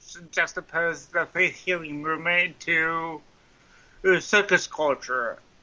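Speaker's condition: Cerebral palsy; mild cerebral palsy, lifelong, trouble writing with hands, slow running, 21 minutes per mile; speech impediment, sounds like Wendy's drive-thru speaker box, may sound drunk

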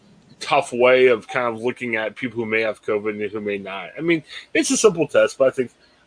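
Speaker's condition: No condition

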